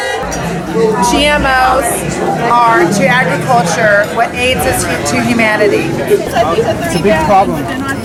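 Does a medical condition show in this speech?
No.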